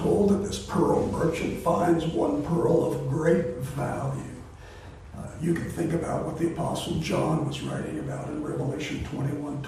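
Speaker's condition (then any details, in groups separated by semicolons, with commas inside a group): Voice disorder; not contagious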